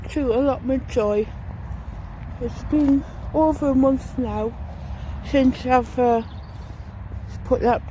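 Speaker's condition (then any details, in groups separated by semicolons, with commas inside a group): Tongue cancer, partial glossectomy; speaking slightly differently since tongue surgery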